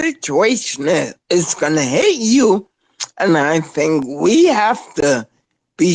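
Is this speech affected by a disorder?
Yes: spinocerebellar ataxia.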